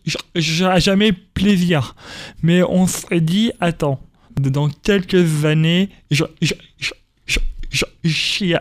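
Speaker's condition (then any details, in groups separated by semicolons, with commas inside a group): Stuttering; stuttering since early childhood at school, speech therapy helped, told elimination almost impossible; age 28, lives with stuttering and accepts it; stuttering persists, described by him as an accent; repeated sounds, prolonged sounds, blocks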